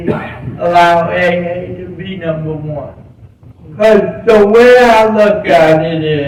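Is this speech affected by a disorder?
Yes: cerebral palsy; present from birth.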